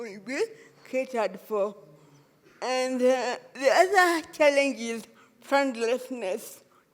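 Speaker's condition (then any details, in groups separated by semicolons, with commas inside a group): Cerebral palsy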